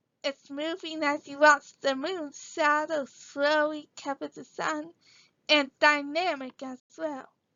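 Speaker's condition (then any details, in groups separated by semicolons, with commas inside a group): Cerebral palsy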